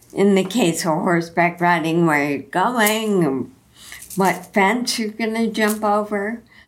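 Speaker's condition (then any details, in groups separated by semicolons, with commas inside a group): Friedreich's ataxia; inherited degenerative ataxia, onset around 15 or 16, diagnosed at 19, gene confirmed, balance, coordination problems; 42 years since diagnosis, worsening fatigue, hits a wall by 4 p.m; slurred speech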